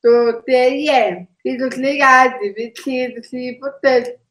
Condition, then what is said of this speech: Down syndrome. As palavras têm que ser simples, diretas, as pessoas acham que falar é fácil, né?